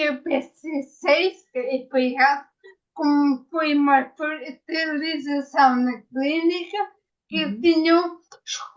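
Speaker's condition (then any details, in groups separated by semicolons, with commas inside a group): Ataxia after brain injury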